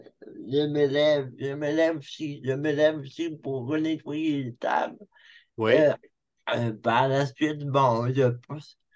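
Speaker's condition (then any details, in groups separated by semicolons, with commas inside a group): Cerebral palsy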